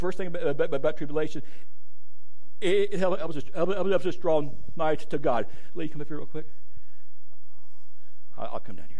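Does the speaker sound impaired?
Yes: stuttering; struggled with it for a while, adults at gadsdale said stutter barred preaching; more stuttering tonight, tired, feels an hour later after watch not set back; worse when tired, later in the day; here repeated sounds, blocks.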